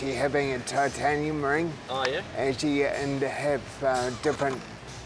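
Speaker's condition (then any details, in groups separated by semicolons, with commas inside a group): Multiple sclerosis; slurred like drunk as day progresses with fatigue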